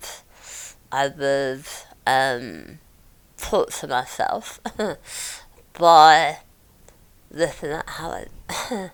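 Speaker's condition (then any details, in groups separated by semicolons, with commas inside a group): Mouth cancer; survivor; speech not good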